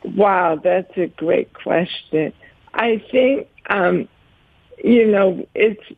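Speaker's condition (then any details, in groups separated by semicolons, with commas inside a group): ALS; diagnosed at 47, first signs running into walls, cannot use arms, legs or hands; about 7 years since diagnosis, slow progressor, types with eyes on computers; tongue affected, speaks more slowly than before, worried about voice but held up over 15 minutes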